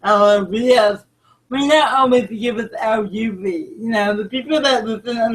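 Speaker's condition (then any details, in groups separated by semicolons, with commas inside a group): Cerebral palsy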